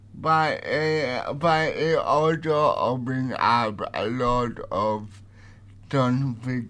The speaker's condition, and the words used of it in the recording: Cerebral palsy. So today, our interview is a combination of our voices as well as the audio typed on a light